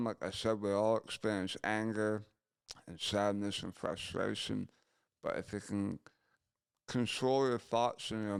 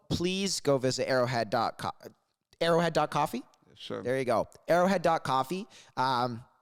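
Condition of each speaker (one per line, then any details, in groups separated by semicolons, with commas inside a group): Gunshot injury to chin; self-inflicted gunshot injury to head and chin; speech much improved, may still be hard to understand
No condition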